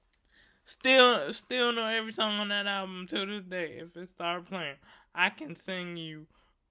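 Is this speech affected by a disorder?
Yes: cerebral palsy; wheelchair user; fluent, no slur, not slow, sounds loud when passionate.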